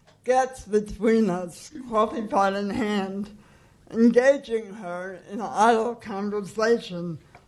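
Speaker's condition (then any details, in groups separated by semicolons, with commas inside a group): Cerebral palsy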